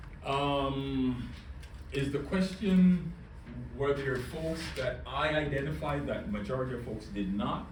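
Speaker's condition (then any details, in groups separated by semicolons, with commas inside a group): No condition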